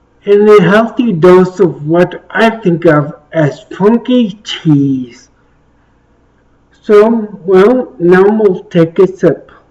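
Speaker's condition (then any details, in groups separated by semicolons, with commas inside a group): Traumatic brain injury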